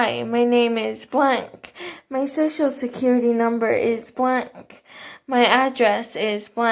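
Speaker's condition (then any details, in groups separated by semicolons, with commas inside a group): Cerebral palsy, athetoid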